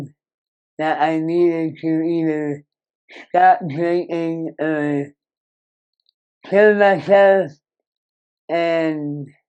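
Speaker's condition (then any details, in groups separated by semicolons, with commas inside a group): Moebius syndrome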